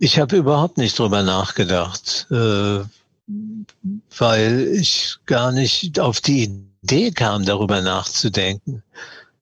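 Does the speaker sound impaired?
Yes: Parkinson's disease; diagnosed 2016 at age 75, tremor for years before, long attributed to stage fright; mild course, ongoing tremor.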